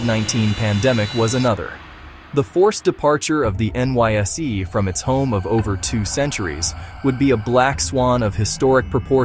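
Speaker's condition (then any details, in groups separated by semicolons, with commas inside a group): No condition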